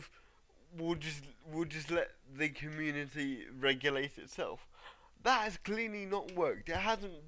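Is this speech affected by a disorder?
Yes: cerebral palsy.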